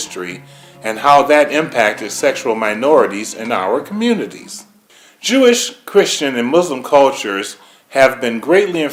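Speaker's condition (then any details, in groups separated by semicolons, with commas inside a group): No condition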